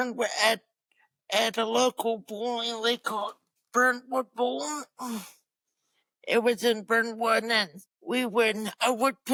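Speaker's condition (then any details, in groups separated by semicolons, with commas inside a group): Cerebral palsy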